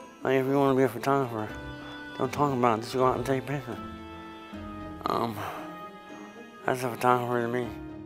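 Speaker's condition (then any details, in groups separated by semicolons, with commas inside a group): Parkinson's disease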